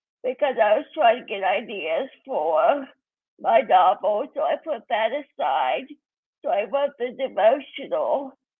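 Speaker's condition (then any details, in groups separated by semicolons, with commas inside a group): Cerebral palsy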